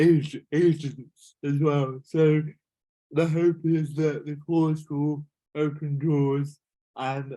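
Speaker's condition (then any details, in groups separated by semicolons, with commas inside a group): Cerebral palsy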